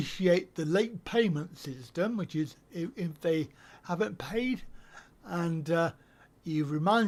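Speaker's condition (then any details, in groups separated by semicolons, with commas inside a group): Cerebral palsy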